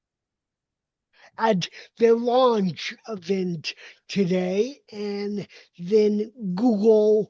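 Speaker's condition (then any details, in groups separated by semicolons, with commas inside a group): Cerebral palsy; uses walker and wheelchair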